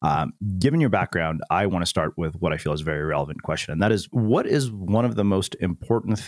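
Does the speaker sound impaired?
No.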